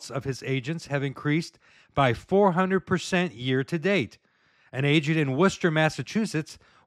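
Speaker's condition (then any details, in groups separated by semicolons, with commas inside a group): No condition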